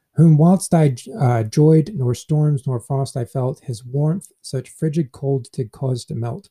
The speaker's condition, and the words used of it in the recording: None; typical speech.